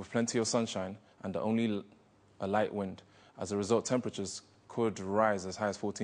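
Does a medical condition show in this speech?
No.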